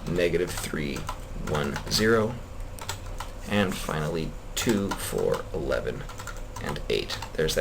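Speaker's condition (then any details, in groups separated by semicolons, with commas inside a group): No condition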